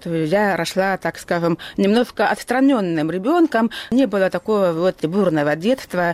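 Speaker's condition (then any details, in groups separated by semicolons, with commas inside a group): Hearing loss; onset age 3, medical error, missed appendicitis, over 47 years since onset, Atikon hearing aids since childhood; speech preserved thanks to hearing aids, worsened, accented, still speaks, learned lip-reading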